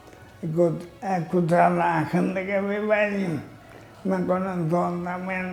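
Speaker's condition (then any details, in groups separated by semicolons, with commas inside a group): Amyotrophic lateral sclerosis (ela)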